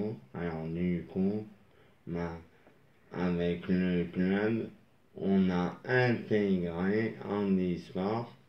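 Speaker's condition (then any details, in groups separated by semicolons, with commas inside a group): Traumatic brain injury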